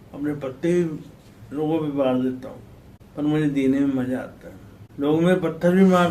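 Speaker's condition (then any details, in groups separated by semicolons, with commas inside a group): Cerebral palsy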